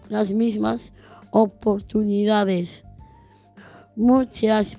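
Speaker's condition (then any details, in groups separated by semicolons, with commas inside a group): Down syndrome; present from birth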